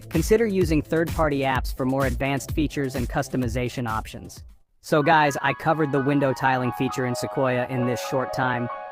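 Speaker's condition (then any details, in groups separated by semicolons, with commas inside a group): No condition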